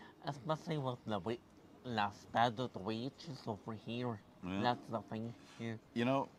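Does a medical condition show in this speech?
Yes: cerebral palsy.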